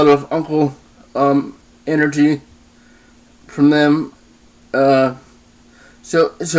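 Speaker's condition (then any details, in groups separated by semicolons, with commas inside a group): Cerebral palsy, spastic diplegia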